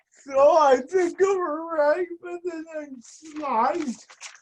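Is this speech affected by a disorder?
Yes: speech and mobility impairment.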